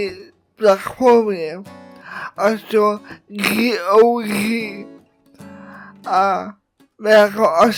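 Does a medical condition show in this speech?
Yes: cerebral palsy.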